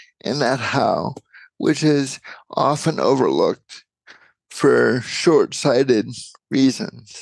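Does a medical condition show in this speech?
Yes: cerebral palsy.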